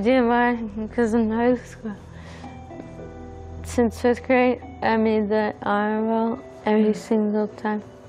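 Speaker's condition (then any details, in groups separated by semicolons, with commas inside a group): Huntington's disease; genetic repeat expansion; symptoms since about four years after high school; stumbling speech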